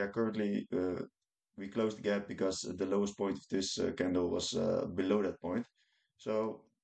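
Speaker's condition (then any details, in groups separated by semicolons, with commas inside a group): No condition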